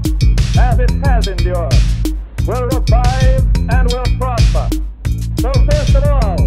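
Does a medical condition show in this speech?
No.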